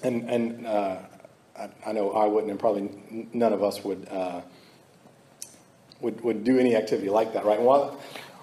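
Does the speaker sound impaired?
No.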